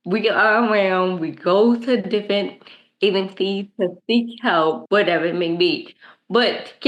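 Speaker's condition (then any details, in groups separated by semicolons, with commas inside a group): Cerebral palsy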